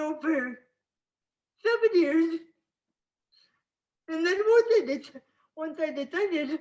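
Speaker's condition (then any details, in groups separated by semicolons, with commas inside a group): Spastic cerebral palsy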